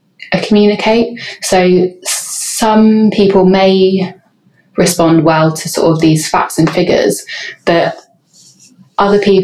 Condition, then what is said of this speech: Stuttering. You may notice that one of our guests today has a stammer.